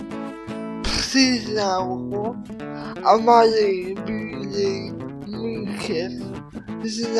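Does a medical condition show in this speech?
Yes: cerebral palsy.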